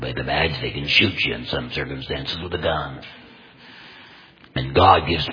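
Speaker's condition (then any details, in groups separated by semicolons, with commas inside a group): Total laryngectomy, complete laryngectomy, voice prosthesis; unusual tone of voice, may sound painful to listeners, no pain speaking, understandable with careful listening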